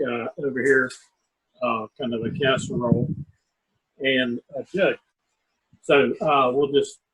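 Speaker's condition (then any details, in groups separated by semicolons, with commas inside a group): No condition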